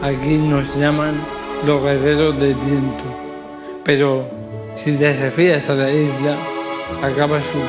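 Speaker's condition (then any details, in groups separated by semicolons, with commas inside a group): Amyotrophic lateral sclerosis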